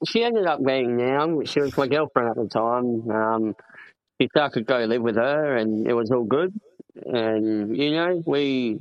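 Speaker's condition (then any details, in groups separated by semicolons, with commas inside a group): Cleft palate; congenital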